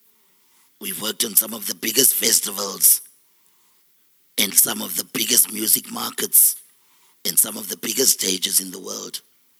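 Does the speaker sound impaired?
Yes: total laryngectomy; total laryngectomy for very rare deep laryngeal cancer, first in South Africa, breathes through neck; three years post-op, six operations in 18 months, surgeon Dr. Khalil Ismail, surgery four days post-diagnosis; relearned speech, formerly artificial robotic voice like Stephen Hawking, speaking about 18 months, self-described sexy voice.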